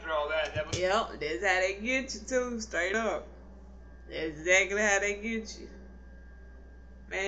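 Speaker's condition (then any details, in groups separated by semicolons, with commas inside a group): Cerebral palsy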